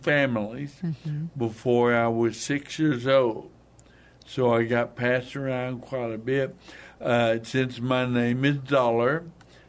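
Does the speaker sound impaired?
Yes: hemorrhagic stroke, hemorrhagic, basal ganglia; talks funny, voice stressed tonight, speaks slowly and deliberately to be understood, daughter Stacy helps.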